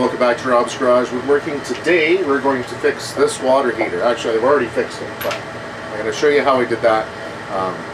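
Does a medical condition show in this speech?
No.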